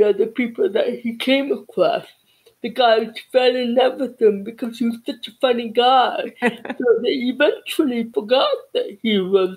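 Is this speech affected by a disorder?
Yes: cerebral palsy; childhood speech therapy, lip reading training to improve speech.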